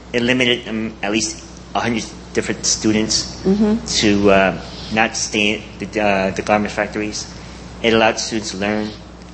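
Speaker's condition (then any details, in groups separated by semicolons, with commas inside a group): Cleft palate; congenital cleft palate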